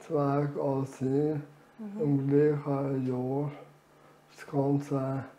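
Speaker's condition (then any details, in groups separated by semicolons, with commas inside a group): Amyotrophic lateral sclerosis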